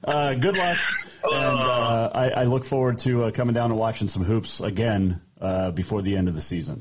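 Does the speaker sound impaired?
No.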